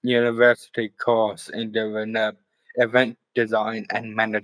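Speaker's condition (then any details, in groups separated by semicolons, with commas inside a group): Down syndrome; later diagnosed with autism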